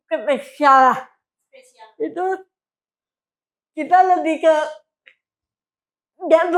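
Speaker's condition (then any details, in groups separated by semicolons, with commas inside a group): Cerebral palsy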